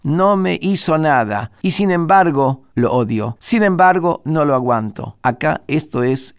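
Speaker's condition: No condition

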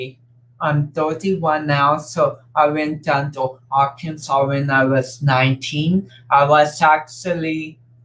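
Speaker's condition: Cerebral palsy; affects speech and coordination

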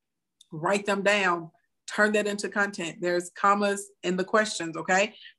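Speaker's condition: No condition

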